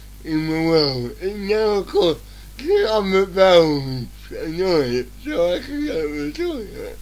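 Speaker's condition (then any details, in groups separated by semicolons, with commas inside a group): Cerebral palsy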